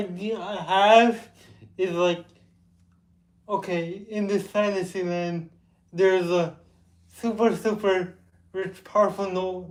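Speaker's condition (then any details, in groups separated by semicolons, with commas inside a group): Cerebral palsy; with developmental delay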